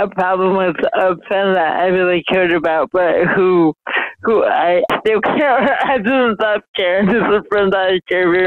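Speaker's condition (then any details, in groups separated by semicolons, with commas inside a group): Mild cerebral palsy; speech affected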